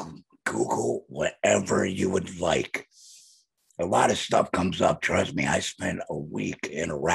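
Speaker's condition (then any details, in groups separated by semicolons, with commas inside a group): Laryngectomy, voice prosthesis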